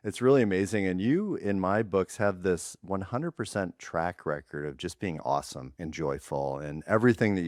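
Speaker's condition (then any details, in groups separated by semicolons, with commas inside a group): No condition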